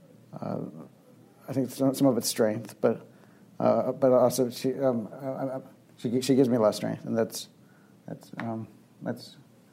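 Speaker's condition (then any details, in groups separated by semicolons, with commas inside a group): Young onset Parkinson's disease; restarted phrases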